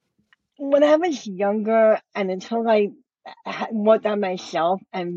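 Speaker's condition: Cleft lip and palate; congenital

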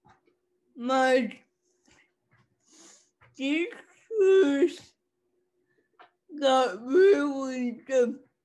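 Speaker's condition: Cerebral palsy; cerebral palsy since childhood

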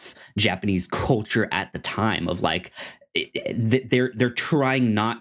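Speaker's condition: Stuttering; stutter since childhood, cause unknown, explained as brain moving faster than mouth, speech therapy in elementary school; repeated words, prolonged sounds

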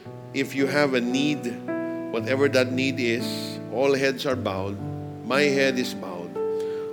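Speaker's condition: No condition

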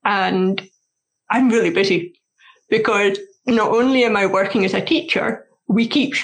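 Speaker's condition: Deafness; learned to speak through speech therapy, progressive eyesight loss

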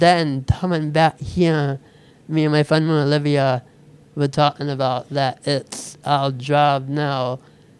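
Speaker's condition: Speech impediment; switched to typing instead

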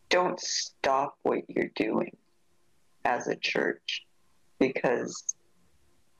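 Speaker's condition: Aphasia after stroke; aphasia from stroke caused by stent, right arm and leg paralysis, walking regained through rehab; some years since stroke, difficulty with tasks using hands; affects ability to speak or process thoughts, thoughts reach mouth slowly

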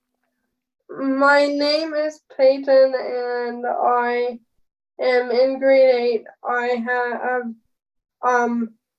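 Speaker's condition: Spastic cerebral palsy, spastic, with dystonia, all four limbs; dystonia increases spasms in back and legs, mostly manual wheelchair, powered when unable to push

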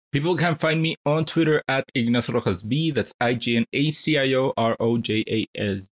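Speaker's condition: No condition

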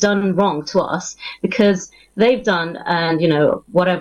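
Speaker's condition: No condition

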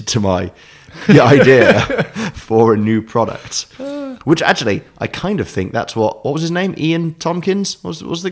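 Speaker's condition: No condition

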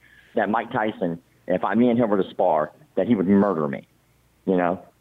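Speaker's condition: Cleft palate; congenital

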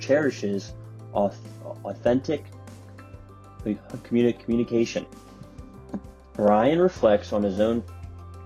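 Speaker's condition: No condition

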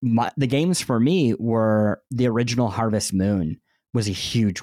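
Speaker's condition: Cleft lip and palate; bandaged

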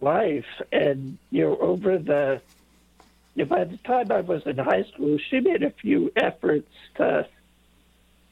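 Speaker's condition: Late-onset Pompe disease; onset age 5-6, misdiagnosed as muscular dystrophy at 23 for 26 years

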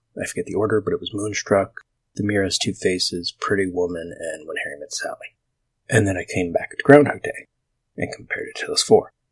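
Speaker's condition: No condition

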